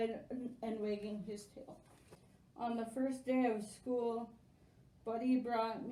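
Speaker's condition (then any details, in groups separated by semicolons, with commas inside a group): Spastic quadriplegic cerebral palsy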